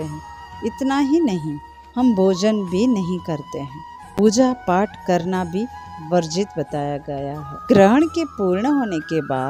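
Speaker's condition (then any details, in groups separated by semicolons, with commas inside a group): No condition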